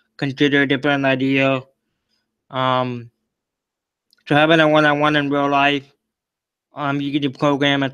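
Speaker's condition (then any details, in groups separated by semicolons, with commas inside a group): Cerebral palsy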